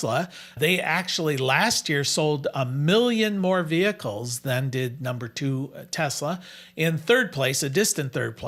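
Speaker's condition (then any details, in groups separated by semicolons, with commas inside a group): No condition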